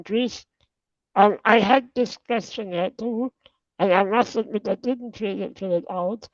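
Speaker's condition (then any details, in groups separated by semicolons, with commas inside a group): Spinal muscular atrophy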